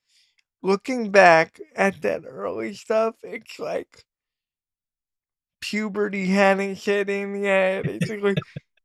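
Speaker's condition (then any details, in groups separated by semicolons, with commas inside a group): Cerebral palsy; poor hand dexterity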